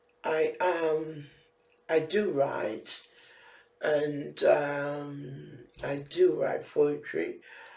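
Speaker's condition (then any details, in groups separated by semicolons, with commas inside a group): Facial palsy; can barely hear own speech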